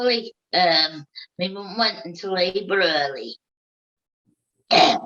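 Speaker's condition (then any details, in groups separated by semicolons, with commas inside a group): Cerebral palsy; birth oxygen deprivation, from birth; some movement issues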